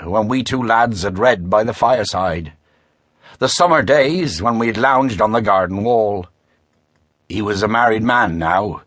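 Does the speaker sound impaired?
No.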